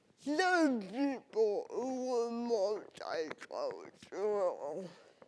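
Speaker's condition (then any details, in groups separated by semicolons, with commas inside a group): Cerebral palsy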